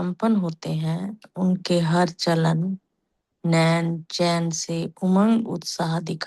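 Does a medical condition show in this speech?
No.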